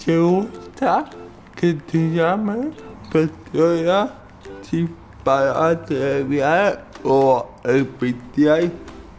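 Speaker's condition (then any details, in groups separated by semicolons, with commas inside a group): Cerebral palsy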